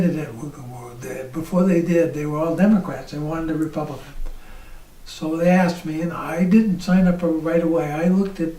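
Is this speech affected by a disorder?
Yes: ALS.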